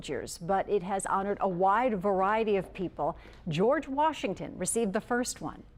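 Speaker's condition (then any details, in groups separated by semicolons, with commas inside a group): No condition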